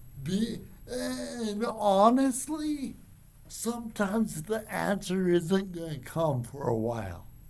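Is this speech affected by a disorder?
Yes: cerebral palsy; from birth.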